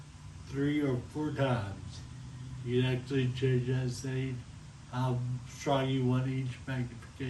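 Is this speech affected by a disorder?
Yes: Friedreich's ataxia.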